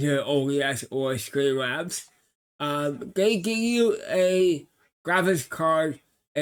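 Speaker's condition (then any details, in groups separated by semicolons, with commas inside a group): Cerebral palsy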